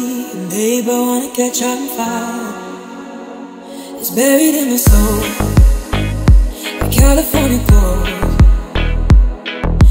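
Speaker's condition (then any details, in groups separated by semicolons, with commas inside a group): No condition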